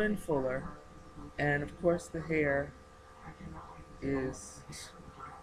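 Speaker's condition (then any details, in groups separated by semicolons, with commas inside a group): No condition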